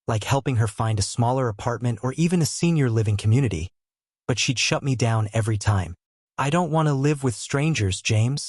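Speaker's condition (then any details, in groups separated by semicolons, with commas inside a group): No condition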